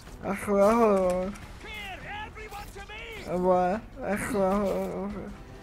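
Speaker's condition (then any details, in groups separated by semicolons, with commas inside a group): Cerebral palsy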